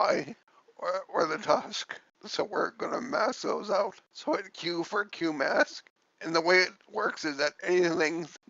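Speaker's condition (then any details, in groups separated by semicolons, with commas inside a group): Cerebellar ataxia from brain tumour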